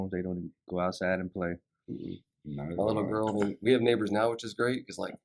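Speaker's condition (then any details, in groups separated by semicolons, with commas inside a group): No condition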